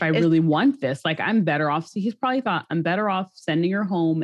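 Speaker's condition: No condition

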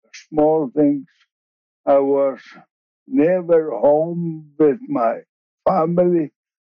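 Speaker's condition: ALS, bulbar onset, later regular ALS; very slow progression, many years since diagnosis

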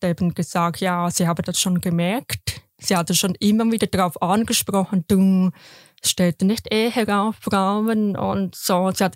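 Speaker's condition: Deafness; congenital profound hearing loss to deafness, detected at age one in hospital, later cochlear implant; wears hearing aids or cochlear implants with magnetic coil, can hear music, learning sign language; raised oral, intensive hearing and speech therapy, lip reading, felt therapist's vibrations to learn sounds

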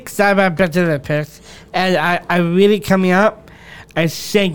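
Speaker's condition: Down syndrome; sleep apnea seen by pulmonologist

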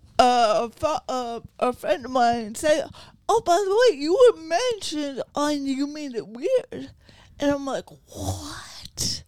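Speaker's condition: Cerebral palsy

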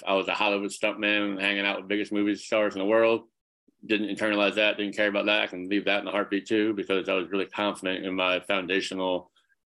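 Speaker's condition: Cleft palate; congenital, severe

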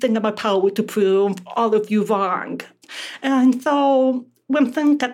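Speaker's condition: Deafness; on Microsoft Teams video call, reading lips and live captions

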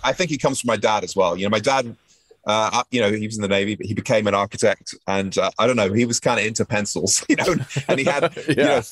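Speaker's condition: No condition

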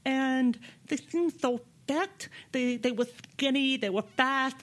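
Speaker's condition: Deafness; speaks with own voice

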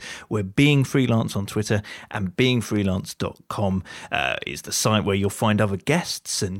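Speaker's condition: No condition

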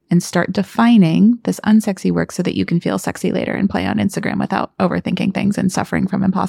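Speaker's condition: No condition

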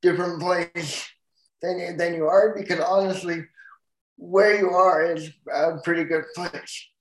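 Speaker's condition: Cerebral palsy; full-time wheelchair user

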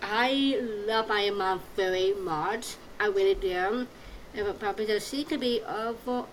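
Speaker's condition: Down syndrome; congenital, present since birth

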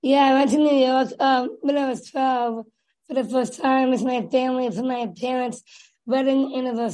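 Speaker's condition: Down syndrome; developmental disability from birth, differences in fine and gross motor skills and living independently

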